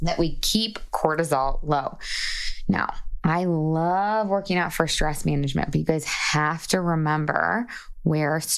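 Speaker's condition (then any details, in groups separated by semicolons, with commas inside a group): No condition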